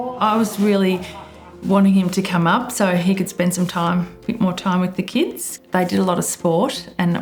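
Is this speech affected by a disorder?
No.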